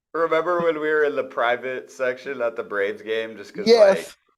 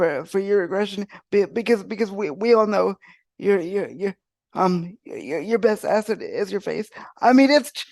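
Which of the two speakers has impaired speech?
The second: cerebral palsy; wheelchair user.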